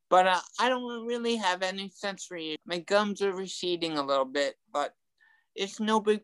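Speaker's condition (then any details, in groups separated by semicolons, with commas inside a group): Ataxic cerebral palsy; mild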